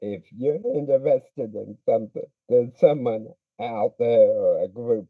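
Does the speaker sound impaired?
Yes: speech impediment; speech impediment since childhood, weaker-looking muscles in childhood, cerebral palsy considered but did not fit; pretty good speaker when comfortable, drama club and debate team experience.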